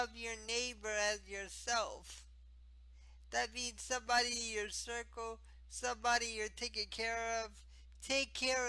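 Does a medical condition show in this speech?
Yes: spastic cerebral palsy; quadriplegic, affects hands.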